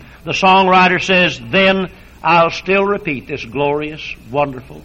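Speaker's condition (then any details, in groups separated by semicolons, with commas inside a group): No condition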